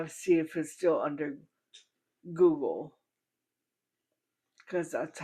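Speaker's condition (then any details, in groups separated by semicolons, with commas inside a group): Bulbar onset ALS, speech-generating device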